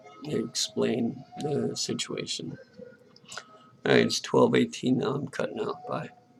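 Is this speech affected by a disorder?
Yes: cerebral palsy.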